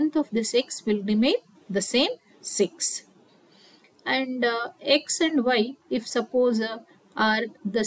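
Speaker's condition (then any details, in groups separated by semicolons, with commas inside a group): No condition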